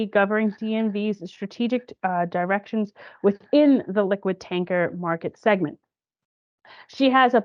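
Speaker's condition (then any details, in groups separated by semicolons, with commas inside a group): No condition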